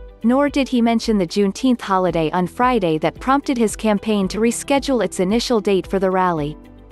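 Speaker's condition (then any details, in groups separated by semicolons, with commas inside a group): No condition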